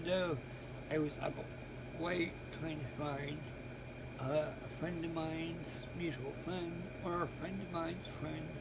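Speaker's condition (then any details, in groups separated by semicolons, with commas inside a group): Cerebral palsy; present since birth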